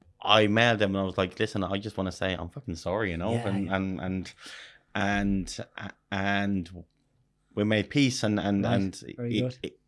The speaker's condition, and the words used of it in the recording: Stuttering. And because I've got a stutter, when I tried to speak in German, it got five times worse.